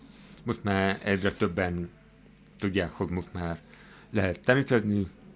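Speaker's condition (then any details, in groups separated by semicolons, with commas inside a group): Hard of hearing; hearing aid mentioned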